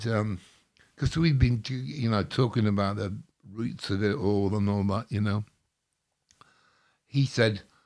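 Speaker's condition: Stroke; mini stroke since last podcast visit

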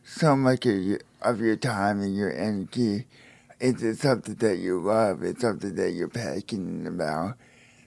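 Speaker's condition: Spastic quadriplegia cerebral palsy; relies on others for help

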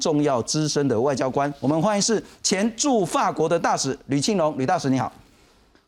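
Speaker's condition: No condition

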